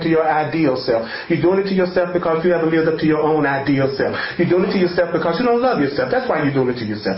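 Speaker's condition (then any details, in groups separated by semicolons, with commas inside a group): No condition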